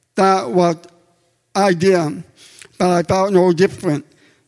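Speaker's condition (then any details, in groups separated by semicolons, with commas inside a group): Deafness; comfortable speaking and using own voice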